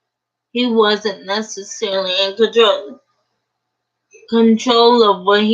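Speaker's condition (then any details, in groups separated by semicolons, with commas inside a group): Cerebral palsy; uses a wheelchair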